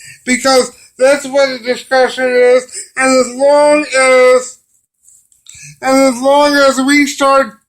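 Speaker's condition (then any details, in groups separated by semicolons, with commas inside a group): Cerebral palsy; brain damage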